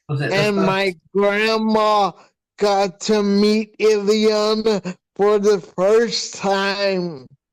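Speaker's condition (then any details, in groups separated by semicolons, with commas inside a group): Hydrocephalus with shunt failure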